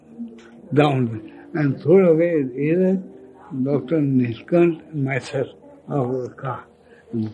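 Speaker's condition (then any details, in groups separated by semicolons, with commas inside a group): Speech loss after head injury; head injury from car accident, unconscious after accident, speech lost after accident; very difficult to utter words, heavy speech, listeners say understandable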